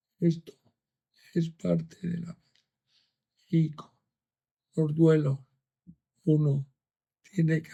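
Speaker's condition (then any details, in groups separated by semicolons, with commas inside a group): ALS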